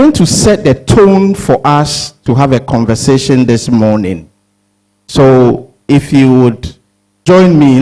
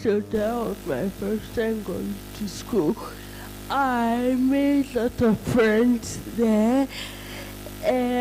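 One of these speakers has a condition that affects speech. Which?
The second: cerebral palsy; present from birth.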